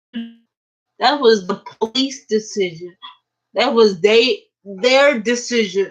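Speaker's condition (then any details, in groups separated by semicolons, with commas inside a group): Cerebral palsy; uses a wheelchair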